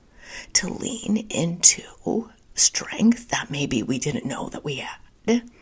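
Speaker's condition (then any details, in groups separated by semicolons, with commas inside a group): Spasmodic dysphonia; diagnosed seven months ago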